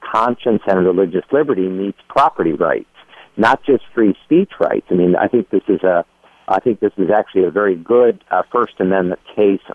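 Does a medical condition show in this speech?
No.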